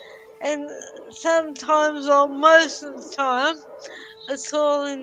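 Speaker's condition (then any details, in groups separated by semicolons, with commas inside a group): Cerebral palsy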